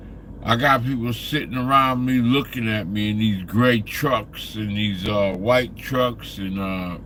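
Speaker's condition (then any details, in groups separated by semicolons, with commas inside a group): Slurred speech; still slurs words occasionally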